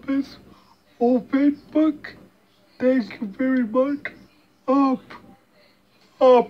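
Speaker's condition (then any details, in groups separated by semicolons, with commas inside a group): Cerebral palsy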